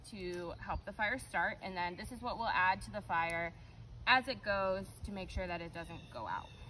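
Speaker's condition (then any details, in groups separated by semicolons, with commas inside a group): No condition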